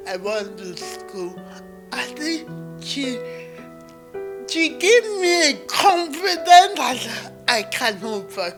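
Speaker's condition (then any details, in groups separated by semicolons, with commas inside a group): Cerebral palsy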